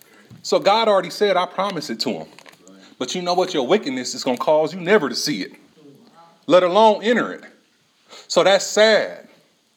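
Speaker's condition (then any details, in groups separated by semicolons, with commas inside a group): No condition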